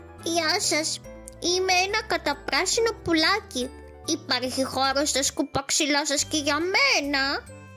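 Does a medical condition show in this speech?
No.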